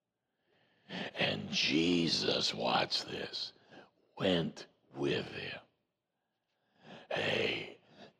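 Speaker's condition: Voice box removal needed; vocal cord cancer

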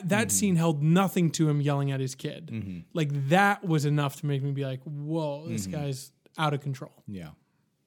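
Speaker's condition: No condition

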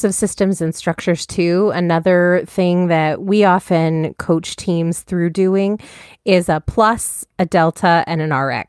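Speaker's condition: No condition

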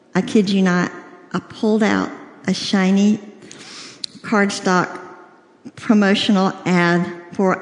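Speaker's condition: Cleft lip and palate, severe

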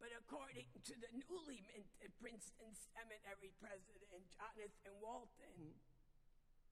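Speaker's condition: Vocal dysphonia; vocal dysphonia diagnosed

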